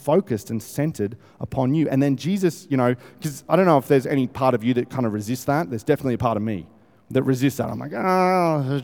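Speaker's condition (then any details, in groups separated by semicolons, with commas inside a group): No condition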